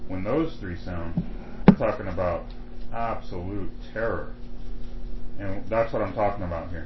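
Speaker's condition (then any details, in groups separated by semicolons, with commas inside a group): No condition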